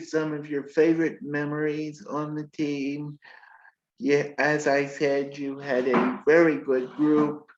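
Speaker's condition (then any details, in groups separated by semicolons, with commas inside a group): Cerebral palsy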